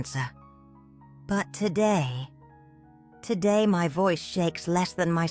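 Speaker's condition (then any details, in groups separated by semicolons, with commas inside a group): No condition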